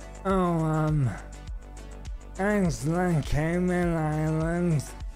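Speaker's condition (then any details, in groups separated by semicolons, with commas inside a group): ALS; stem cell treatment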